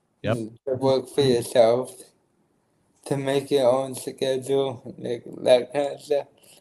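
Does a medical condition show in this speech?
Yes: cerebral palsy.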